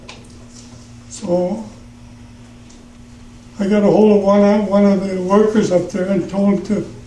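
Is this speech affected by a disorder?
Yes: Parkinson's; trouble in the throat while speaking; trouble in the throat when speaking.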